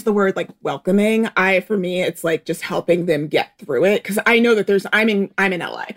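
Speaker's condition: No condition

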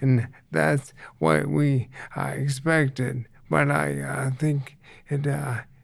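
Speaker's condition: ALS; reduced ability to get around

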